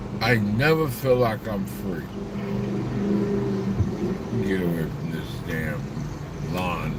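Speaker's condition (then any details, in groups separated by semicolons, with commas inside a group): Slurred speech; still slurs words occasionally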